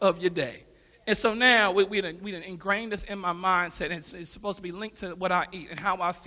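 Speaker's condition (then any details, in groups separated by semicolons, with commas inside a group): No condition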